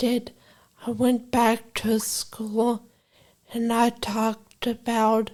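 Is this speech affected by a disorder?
Yes: brain injury from aneurysm; caused by brain aneurysm; onset age 18, about five years since injury; voice sounds different, may be hard to understand.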